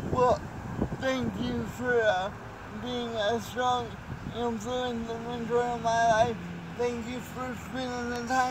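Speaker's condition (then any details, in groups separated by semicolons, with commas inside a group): Cerebral palsy, spastic, mild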